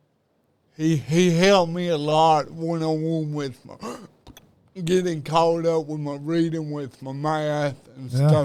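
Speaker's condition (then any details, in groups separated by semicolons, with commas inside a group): Cerebral palsy; diagnosed at about age two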